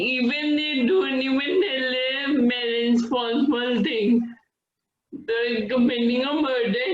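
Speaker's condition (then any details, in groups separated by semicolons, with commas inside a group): Friedreich's ataxia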